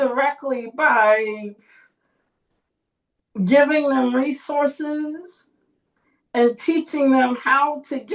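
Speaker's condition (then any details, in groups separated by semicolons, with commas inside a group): Cerebral palsy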